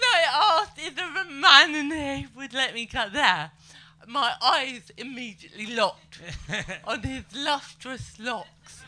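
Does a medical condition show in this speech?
Yes: cerebral palsy; slow walking, poor handwriting; able to speak and move.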